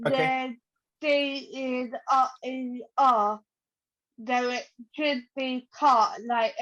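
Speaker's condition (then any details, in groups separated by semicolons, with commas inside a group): Cerebral palsy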